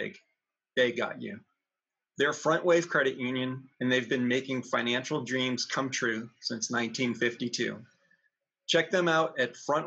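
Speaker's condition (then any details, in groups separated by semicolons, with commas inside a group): No condition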